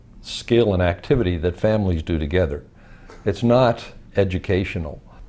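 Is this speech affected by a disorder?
No.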